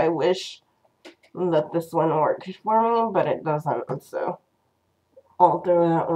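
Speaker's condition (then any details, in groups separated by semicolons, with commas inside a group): Cerebral palsy; first word not said quite right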